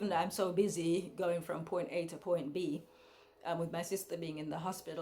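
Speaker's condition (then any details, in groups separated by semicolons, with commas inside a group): No condition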